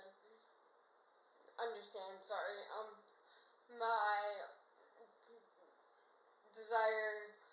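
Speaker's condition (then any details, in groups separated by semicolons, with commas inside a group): Cerebral palsy, dystonic hemiplegia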